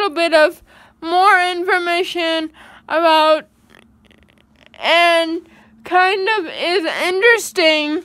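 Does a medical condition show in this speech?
Yes: cerebral palsy; speech therapy.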